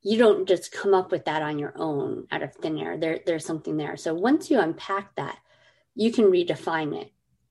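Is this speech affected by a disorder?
Yes: cleft lip and palate; congenital, 25 surgeries for cleft lip and palate, first at four months old, most in childhood, childhood feeding issues; some speech issues growing up.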